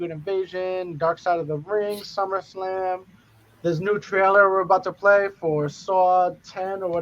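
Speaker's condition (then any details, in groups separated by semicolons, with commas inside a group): No condition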